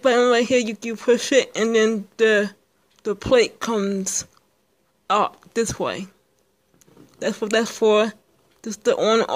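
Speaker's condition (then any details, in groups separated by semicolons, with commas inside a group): Speech impairment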